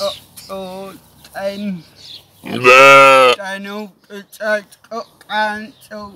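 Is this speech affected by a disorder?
Yes: cerebral palsy.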